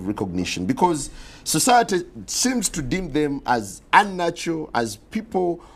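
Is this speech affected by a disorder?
No.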